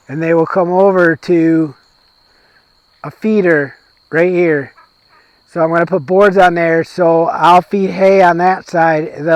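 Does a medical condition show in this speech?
No.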